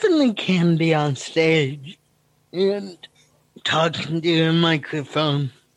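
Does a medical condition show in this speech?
Yes: cerebral palsy; noticeable speech impediment.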